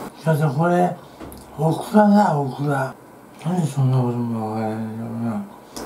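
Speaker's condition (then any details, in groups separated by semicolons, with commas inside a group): Tongue cancer, partial glossectomy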